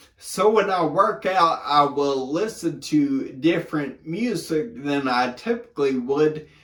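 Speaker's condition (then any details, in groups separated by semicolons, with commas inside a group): Brain injury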